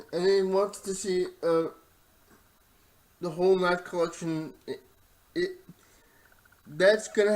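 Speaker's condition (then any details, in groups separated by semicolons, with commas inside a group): Cerebral palsy, spastic diplegia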